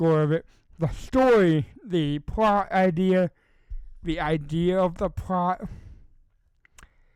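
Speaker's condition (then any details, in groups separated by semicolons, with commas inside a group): Cerebral palsy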